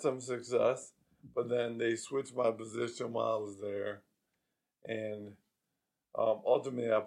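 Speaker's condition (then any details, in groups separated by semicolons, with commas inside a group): ALS; progressive weakness, reduced athletic performance before diagnosis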